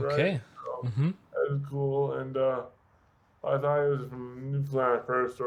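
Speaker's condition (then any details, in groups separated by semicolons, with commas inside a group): Severe brain injury; speech affected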